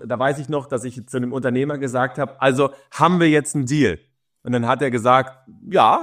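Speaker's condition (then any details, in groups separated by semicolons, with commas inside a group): No condition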